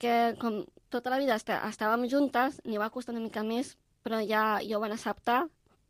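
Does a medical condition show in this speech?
Yes: Down syndrome; can do all tasks others do but more slowly, four hours instead of one.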